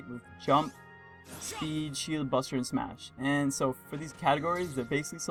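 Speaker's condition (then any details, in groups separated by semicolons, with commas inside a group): No condition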